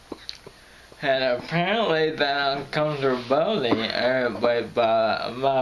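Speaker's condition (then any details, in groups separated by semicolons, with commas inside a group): Friedreich's ataxia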